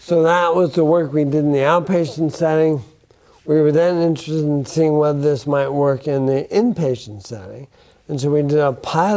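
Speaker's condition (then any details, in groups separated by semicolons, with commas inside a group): Bulbar onset ALS; affects speech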